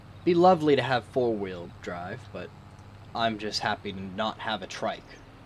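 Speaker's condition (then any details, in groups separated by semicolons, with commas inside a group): No condition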